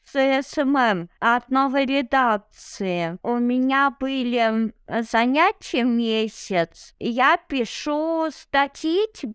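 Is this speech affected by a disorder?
Yes: cerebral palsy; no wheelchair.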